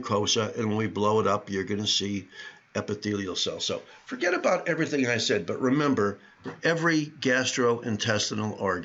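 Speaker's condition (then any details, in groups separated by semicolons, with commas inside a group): No condition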